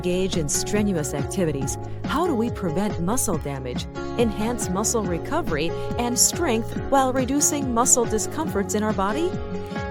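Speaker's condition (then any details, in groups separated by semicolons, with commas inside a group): No condition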